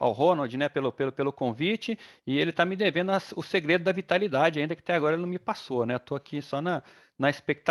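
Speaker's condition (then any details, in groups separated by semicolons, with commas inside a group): No condition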